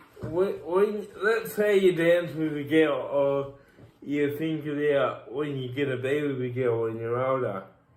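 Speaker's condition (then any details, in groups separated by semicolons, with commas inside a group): Cerebral palsy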